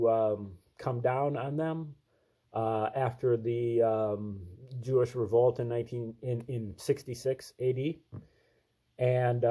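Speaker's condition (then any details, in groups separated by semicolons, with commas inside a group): No condition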